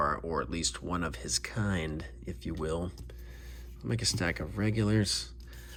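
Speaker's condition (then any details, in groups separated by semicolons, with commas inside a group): No condition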